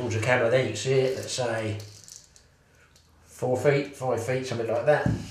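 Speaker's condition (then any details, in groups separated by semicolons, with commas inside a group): No condition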